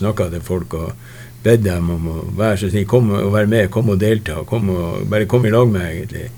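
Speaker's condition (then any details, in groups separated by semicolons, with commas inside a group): Parkinson's disease; about 6-7 years since onset, no family history, not yet advanced; some days with struggling, takes timed medication, does training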